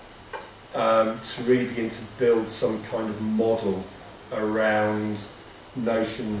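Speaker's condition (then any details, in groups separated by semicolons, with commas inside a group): No condition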